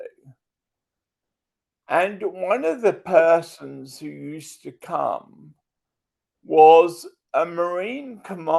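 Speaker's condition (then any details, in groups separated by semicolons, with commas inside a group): Multiple sclerosis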